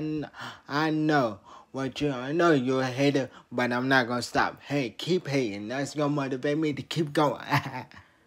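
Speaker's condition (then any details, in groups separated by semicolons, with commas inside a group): Traumatic brain injury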